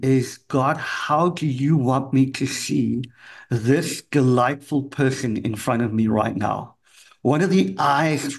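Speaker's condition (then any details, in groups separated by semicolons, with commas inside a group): Cleft palate; congenital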